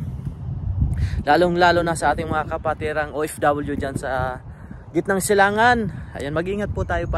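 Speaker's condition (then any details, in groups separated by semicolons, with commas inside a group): No condition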